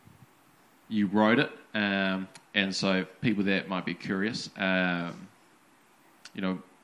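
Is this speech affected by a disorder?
No.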